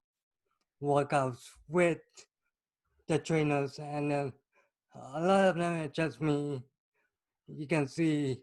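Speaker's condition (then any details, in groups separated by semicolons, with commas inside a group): Cerebral palsy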